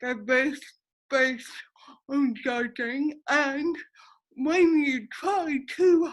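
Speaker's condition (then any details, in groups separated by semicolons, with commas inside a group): Cerebral palsy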